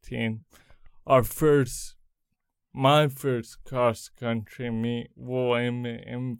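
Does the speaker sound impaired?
Yes: cerebral palsy; congenital, did not walk until age three, runs competitively, first Nike professional runner with cerebral palsy.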